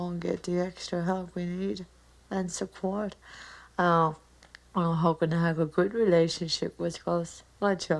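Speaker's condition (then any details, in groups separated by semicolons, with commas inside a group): Cerebral palsy; mild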